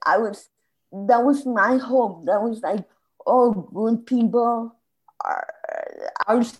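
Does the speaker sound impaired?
Yes: spasmodic dysphonia; vocal cord issue, gradual onset over 2-3 weeks, work stress during Boston project, diagnosed 8 years later; voice regained 6 months ago after speech therapy, meditation and yoga; voice lost, could not speak at all for 2-3 years, hard to get words out, voice not natural.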